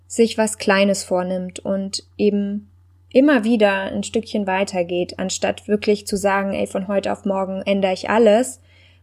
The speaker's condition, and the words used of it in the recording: None; typical speech.